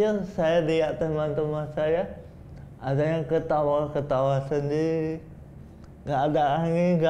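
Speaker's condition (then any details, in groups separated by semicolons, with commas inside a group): Cerebral palsy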